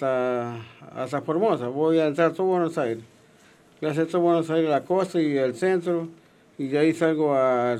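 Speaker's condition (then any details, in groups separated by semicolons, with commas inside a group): Parkinson's disease; no tremor now, Levocar one daily, treated by Dr. Michile of Buenos Aires, long-distance cycling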